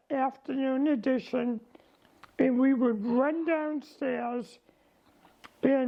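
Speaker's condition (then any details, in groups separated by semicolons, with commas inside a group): ALS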